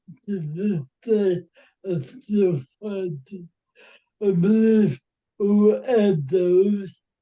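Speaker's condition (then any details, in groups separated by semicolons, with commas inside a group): Cerebral palsy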